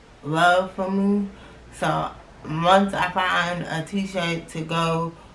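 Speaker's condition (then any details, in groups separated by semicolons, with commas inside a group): Cerebral palsy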